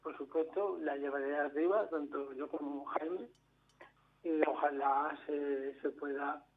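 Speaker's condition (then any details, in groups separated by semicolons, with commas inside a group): Amyotrophic lateral sclerosis; progressive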